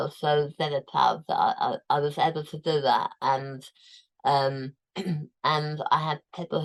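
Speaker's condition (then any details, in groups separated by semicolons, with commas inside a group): Tongue cancer, tongue removed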